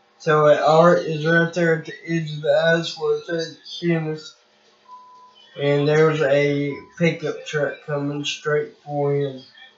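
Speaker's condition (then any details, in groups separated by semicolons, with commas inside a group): Cerebral palsy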